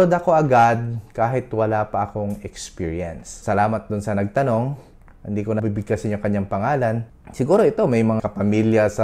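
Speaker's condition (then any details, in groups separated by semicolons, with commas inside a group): No condition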